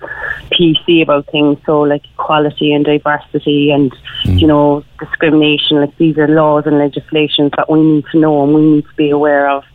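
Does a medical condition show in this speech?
No.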